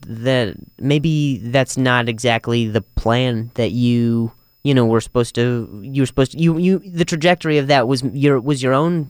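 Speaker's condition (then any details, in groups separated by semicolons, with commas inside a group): Stutter, acquired; caused by softball grounder to throat while playing shortstop; several past speech therapy classes, currently sees voice teacher who helps; repeated sounds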